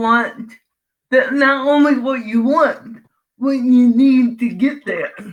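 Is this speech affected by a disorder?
Yes: cerebral palsy; from birth.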